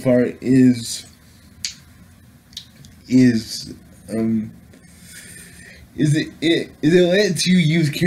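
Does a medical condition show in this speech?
Yes: cerebral palsy; able to speak.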